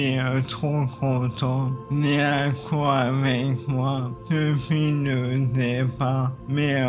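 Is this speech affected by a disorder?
Yes: ALS (maladie de Charcot); uses wheelchair.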